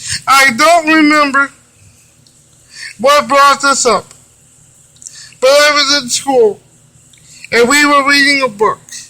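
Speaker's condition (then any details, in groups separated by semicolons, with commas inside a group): Cerebral palsy; wheelchair user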